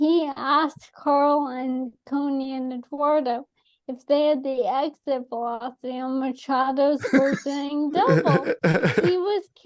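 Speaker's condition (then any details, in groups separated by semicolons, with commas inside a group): ALS; atypical case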